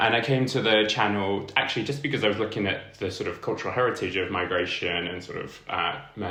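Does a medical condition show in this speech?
No.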